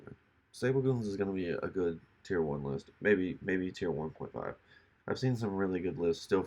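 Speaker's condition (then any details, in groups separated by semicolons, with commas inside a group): No condition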